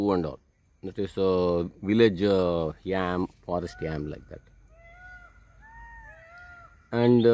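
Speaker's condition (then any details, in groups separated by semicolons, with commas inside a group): No condition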